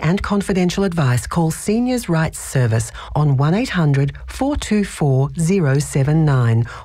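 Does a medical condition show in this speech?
No.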